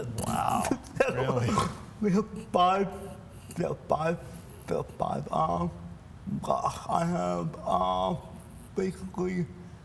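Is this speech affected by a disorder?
Yes: cerebral palsy; speech impairment.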